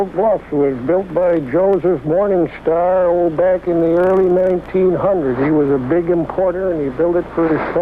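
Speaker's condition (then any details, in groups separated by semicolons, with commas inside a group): No condition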